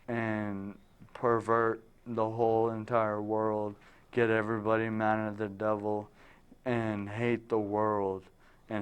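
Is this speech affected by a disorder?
Yes: traumatic brain injury; now talking.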